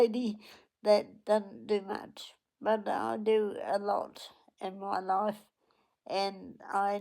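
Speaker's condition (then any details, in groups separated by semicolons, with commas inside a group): Cerebral palsy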